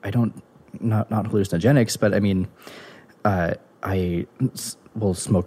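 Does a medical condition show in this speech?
Yes: stutter; childhood onset, sound repetitions when younger, presents differently now; adult, past therapy with breathing techniques and rate slowing, fluency technique felt unnatural; worse presenting, easier reading aloud, blocks to 45 seconds, shallow chest breathing, grimaces, less in French; here repeated sounds, prolonged sounds.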